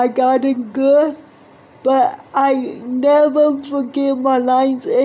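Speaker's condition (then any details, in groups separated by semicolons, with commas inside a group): Cerebral palsy; present from birth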